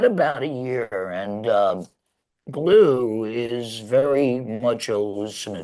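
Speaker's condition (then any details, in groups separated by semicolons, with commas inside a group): Laryngectomy; laryngectomy after throat cancer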